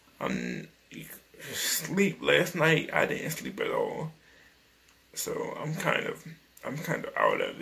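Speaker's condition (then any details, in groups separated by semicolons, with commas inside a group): Cerebral palsy; speech is not the best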